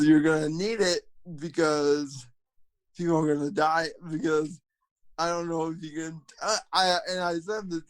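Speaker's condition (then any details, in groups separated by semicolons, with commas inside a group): Cerebral palsy, spastic quadriplegia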